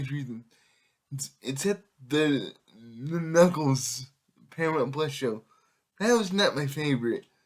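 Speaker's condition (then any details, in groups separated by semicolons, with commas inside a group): Cerebral palsy; affects all muscles; able to speak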